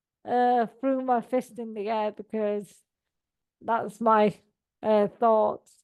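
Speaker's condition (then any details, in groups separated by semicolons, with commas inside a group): Cerebral palsy; all four limbs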